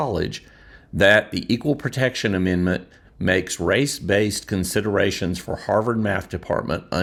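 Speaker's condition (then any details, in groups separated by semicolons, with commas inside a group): No condition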